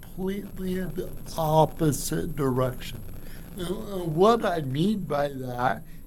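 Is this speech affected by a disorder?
Yes: cerebral palsy; from birth.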